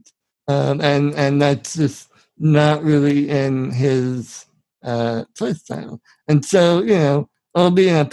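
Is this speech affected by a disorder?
Yes: spinal muscular atrophy; genetic, from birth.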